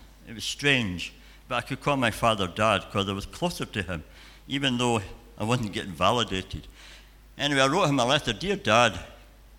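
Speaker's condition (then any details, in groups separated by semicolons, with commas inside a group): Cleft palate and cleft lip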